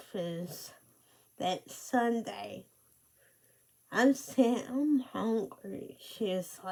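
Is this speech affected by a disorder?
Yes: cerebral palsy; speech affected.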